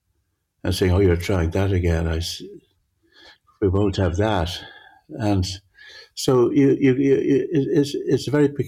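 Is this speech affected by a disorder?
Yes: Parkinson's; grouped objects merge together.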